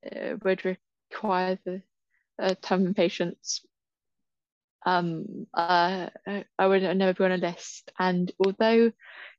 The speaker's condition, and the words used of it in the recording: Stuttering. But like, I think it can affect it because I am talking all day long, and that's okay.